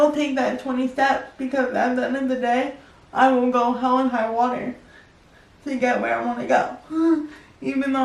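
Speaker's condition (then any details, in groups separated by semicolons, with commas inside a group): Cerebral palsy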